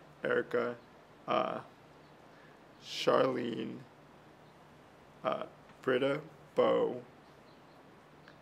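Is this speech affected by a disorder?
Yes: cerebral palsy.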